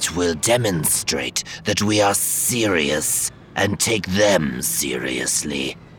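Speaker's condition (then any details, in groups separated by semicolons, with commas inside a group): No condition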